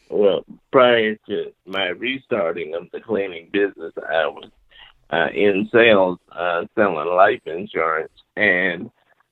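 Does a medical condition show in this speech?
Yes: cerebral palsy; confined to wheelchair; speech sounds drunk or high to listeners, explains this upfront when phoning people.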